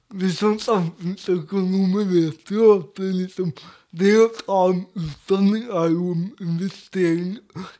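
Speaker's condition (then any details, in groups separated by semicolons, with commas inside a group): Cerebral palsy; speech difficulties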